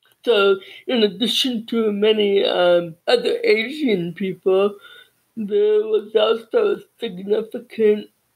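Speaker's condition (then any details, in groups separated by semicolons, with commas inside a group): Cerebral palsy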